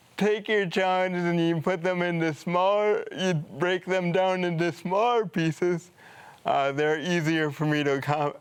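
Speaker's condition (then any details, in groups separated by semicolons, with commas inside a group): Cerebral palsy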